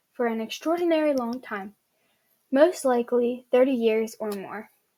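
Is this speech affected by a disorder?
No.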